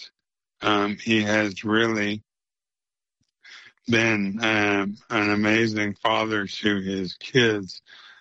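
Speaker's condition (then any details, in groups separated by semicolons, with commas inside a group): ALS; slower progression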